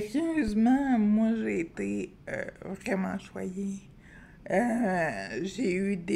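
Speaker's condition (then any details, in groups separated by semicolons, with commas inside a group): Friedreich's ataxia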